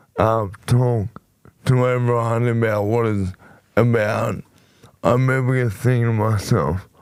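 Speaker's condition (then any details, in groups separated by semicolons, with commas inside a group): Motor neurone disease; shoulder onset, shoulder biopsy; voice became very nasal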